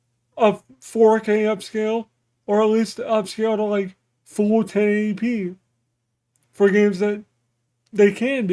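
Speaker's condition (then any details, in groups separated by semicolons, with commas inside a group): Cerebral palsy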